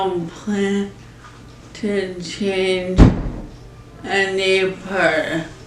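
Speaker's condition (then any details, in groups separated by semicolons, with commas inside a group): ALS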